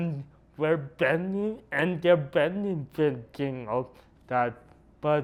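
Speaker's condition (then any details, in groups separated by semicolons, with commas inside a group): Cerebral palsy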